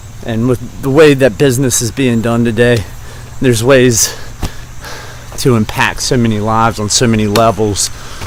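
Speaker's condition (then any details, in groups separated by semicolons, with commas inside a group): No condition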